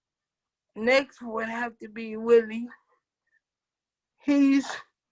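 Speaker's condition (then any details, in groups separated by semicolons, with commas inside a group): Cerebral palsy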